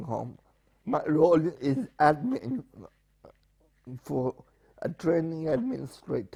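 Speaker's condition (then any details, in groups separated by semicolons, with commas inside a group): Spastic paraplegia with essential tremor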